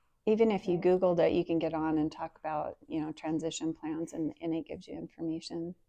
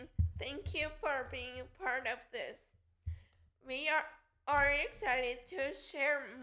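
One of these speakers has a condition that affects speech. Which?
The second: cerebral palsy; affects muscles.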